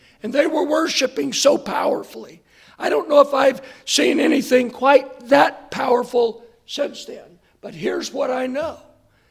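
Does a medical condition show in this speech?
Yes: hoarseness after vocal cord surgery; vocal cords look straight.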